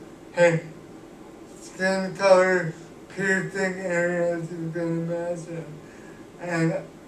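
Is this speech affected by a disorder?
Yes: cerebral palsy; cannot walk, uses wheelchair.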